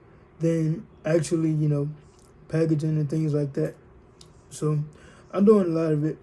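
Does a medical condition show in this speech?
Yes: cerebral palsy, spastic diplegia.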